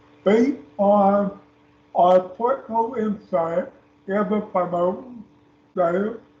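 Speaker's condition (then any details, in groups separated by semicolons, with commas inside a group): Speech impairment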